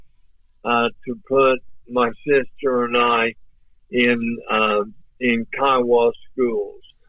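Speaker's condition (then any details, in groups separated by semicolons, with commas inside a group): ALS; voice off but clear and understandable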